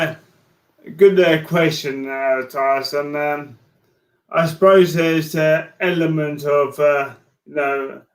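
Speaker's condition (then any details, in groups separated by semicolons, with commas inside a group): Motor neurone disease; slow, slurred speech, early sign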